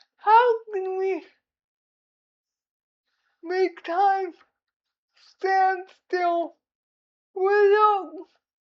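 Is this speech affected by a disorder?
Yes: cerebral palsy.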